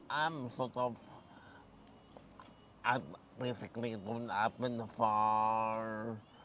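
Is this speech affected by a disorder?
Yes: cerebral palsy.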